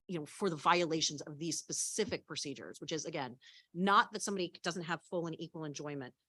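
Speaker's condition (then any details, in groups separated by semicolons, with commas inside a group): No condition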